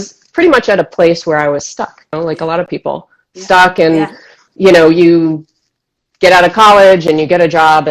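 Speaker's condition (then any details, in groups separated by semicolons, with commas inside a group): No condition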